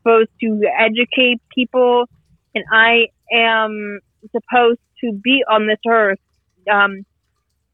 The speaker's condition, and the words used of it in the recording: Stuttering. My gait changes, my nerves become worse, I stutter more, I fall more, I break things.